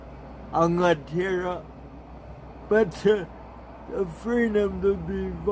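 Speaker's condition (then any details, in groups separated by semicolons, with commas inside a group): Cerebral palsy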